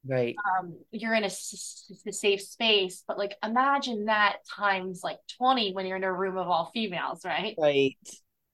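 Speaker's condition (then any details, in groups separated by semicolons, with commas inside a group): Stutter; covert for most of life, hidden and never discussed at previous 6-year job; recently owns and discloses stutter since NSA conference in Florida, comfortable stuttering at new job; stutters less after disclosing, spoke fluently enough in interview to go unnoticed; repeated sounds, prolonged sounds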